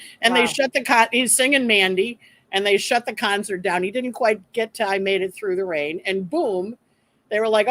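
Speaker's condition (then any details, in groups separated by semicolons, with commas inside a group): No condition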